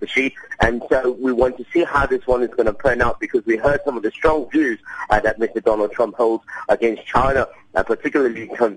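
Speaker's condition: No condition

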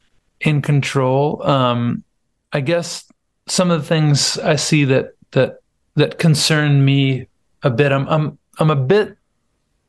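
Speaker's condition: Stutter; speech impediment, formerly much worse; milder than in the past, still stutters during interview; word repetitions, fluent when singing, stutter slows speech; repeated words

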